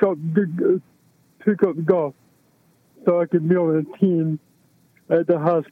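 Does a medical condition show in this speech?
Yes: cerebral palsy; affects movement, balance and posture.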